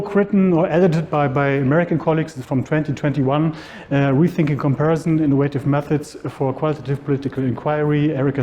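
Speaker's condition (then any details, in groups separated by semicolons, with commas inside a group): No condition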